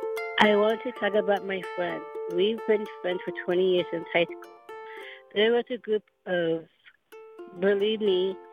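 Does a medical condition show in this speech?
Yes: Down syndrome.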